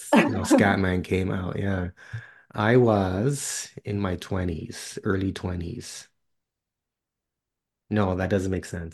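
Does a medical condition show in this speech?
Yes: stuttering; l sound tough, trouble formulating sentences after pandemic isolation, not from stuttering; here prolonged sounds.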